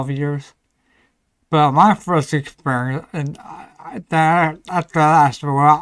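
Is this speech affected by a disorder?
Yes: ataxia; may slur speech, may sound drunk.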